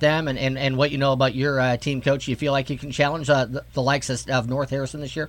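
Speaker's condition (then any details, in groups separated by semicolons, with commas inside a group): No condition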